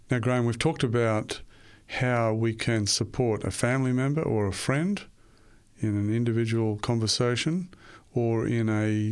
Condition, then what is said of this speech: No condition.